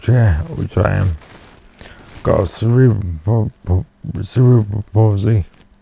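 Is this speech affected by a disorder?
Yes: cerebral palsy.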